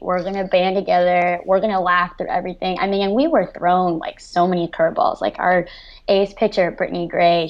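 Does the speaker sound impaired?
Yes: cleft lip and palate, severe.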